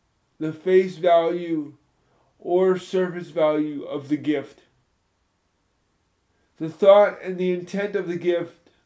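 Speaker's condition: Spastic cerebral palsy, moderate; from spinal meningitis, born two months premature, present from birth, stiff tight involuntary muscles, mainly legs

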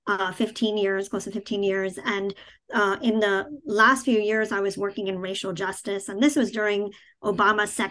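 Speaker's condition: Cleft palate, cleft palate without cleft lip

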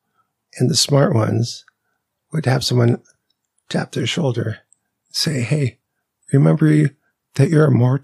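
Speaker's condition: ALS; weakness and fasciculations at onset

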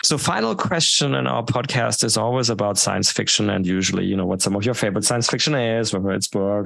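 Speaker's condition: No condition

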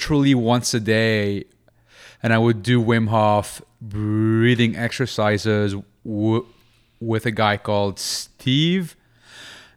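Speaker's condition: Stutter; lifelong debilitating stutter, avoided speaking and people almost entirely; deep breath every few words, Darth Vader sound, gets stuck on words, equal stuttering across languages; prolonged sounds, blocks

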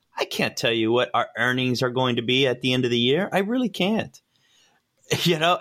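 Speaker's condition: No condition

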